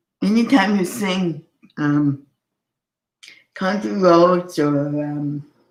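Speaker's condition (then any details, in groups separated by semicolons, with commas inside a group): Cerebral palsy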